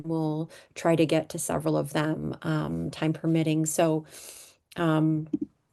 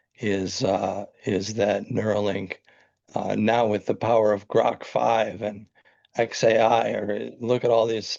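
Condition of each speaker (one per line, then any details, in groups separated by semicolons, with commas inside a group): No condition
ALS; brain-computer interface implant; about 3.5 years with ALS, implant recently started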